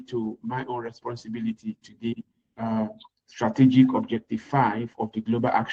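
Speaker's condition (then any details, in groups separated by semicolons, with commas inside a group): No condition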